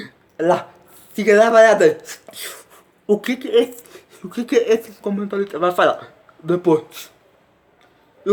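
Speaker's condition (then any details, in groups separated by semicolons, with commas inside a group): Cerebral palsy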